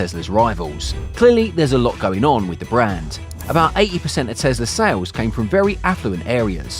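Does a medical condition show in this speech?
No.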